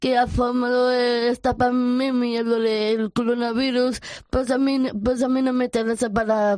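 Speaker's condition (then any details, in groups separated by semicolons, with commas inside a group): Down syndrome; congenital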